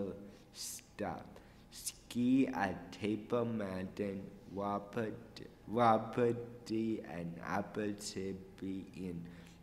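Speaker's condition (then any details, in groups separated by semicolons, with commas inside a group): Cerebral palsy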